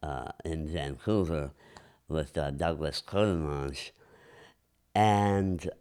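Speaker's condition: Enlarged tongue from vascular growth; lower lip and lower mouth removed

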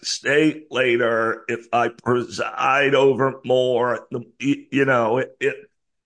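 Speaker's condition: Spasmodic dysphonia; learned to talk less

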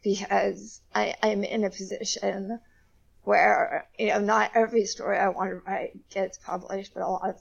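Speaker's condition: Spasmodic dysphonia; voice cracking, may sound nervous, injections caused muteness for a month then very soft voice

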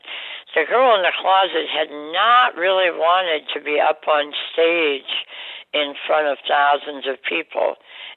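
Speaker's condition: Oral cancer surgery, jaw removal

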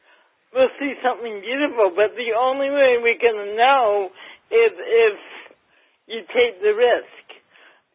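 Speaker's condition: Cerebral palsy, mild; mildly affects speech

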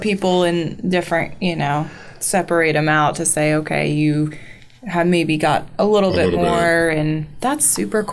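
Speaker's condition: No condition

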